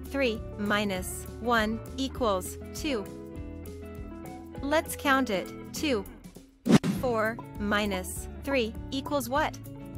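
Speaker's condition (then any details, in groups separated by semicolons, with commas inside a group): No condition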